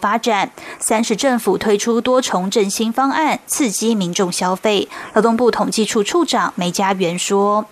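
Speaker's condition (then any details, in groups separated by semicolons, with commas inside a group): No condition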